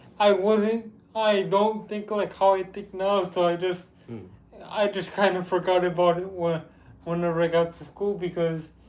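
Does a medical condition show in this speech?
Yes: cerebral palsy; with developmental delay.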